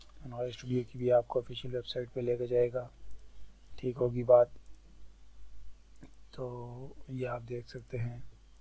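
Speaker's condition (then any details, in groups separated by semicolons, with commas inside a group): No condition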